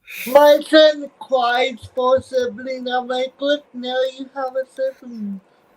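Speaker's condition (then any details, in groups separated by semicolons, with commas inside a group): Cerebral palsy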